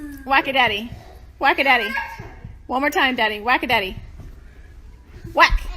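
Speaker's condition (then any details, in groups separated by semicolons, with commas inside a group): No condition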